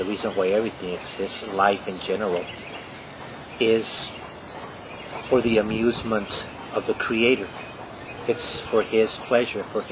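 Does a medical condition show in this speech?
No.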